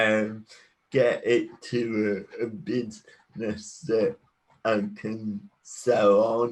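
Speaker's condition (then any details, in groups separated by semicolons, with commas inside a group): Cerebral palsy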